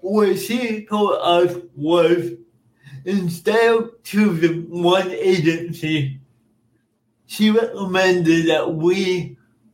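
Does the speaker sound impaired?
Yes: cerebral palsy; speech impairments, speech therapy from age seven with jeff in orlando, school speaking device declined.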